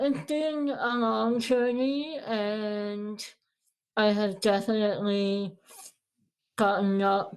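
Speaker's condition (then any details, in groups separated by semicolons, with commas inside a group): Moebius syndrome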